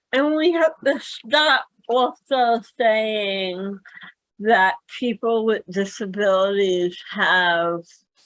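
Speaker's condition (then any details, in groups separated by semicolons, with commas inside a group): Cerebral palsy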